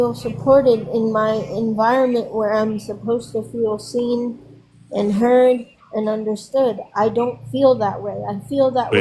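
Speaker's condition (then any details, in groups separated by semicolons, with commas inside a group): Cerebral palsy; quadriplegic; 28 years old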